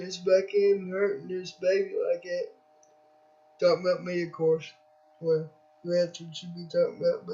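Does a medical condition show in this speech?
Yes: cerebral palsy.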